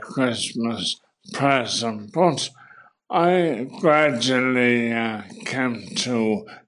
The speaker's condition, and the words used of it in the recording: ALS (motor neuron disease). Over the last 6 months, it's gradually deteriorating.